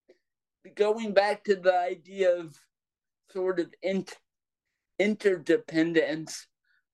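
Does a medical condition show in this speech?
Yes: cerebral palsy; present from birth, brain blood vessel burst acting like stroke, walker when little, power wheelchair since age five, completely non-ambulatory; trouble with breath control earlier in recording, needs to catch breath at times; breathing struggles some days affect speech, voice lags behind thoughts when excited or nervous.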